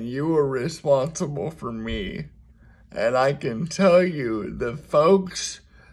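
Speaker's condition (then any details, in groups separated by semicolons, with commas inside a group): Cerebral palsy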